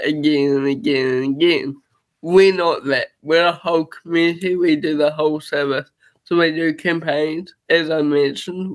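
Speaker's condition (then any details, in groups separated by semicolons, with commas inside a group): Cerebral palsy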